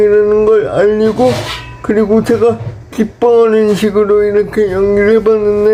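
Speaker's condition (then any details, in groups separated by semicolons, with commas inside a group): Brain lesion disability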